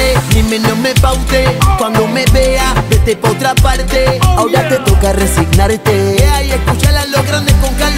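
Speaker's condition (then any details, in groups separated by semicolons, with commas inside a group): No condition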